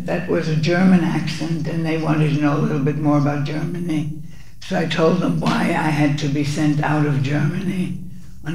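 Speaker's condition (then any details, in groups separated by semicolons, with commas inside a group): Parkinson's; forgets names while speaking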